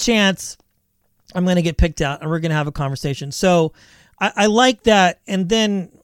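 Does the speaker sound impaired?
No.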